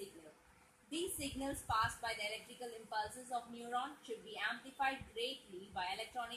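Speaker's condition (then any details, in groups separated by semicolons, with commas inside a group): No condition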